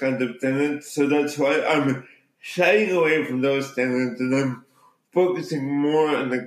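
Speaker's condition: Cerebral palsy

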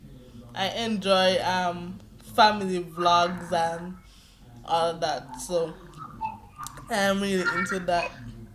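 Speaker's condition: Cerebral palsy

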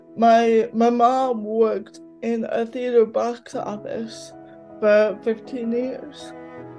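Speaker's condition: Cerebral palsy, mild; mouth affected

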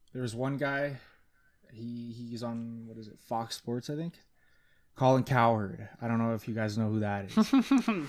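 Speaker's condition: No condition

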